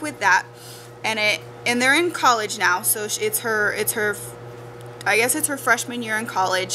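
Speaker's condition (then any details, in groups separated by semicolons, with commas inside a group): No condition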